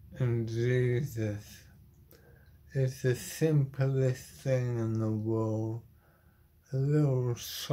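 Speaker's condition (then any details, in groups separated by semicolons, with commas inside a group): Motor neuron disease; terminal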